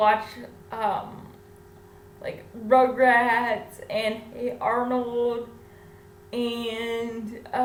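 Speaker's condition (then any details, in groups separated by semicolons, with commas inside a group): Cerebral palsy; infant ventilator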